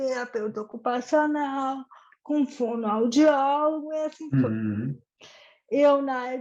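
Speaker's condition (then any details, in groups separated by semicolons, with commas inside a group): Cerebral palsy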